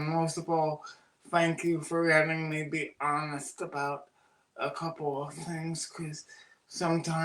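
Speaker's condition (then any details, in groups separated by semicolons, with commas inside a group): Cerebral palsy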